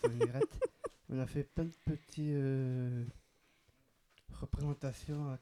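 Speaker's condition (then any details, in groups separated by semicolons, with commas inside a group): Down syndrome, trisomy 21; extra chromosome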